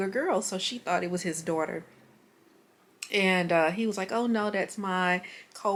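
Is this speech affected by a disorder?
No.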